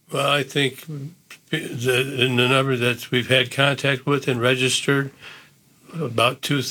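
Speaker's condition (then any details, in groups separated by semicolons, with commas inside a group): Parkinson's disease; first symptom hand cramping while still broadcasting, diagnosed about 11 years ago, progressive over years; once could not speak on live tv, diagnosed 2 days later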